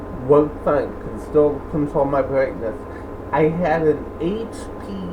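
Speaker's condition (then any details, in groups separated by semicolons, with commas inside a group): Cerebral palsy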